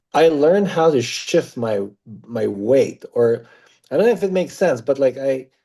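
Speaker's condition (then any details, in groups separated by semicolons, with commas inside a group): No condition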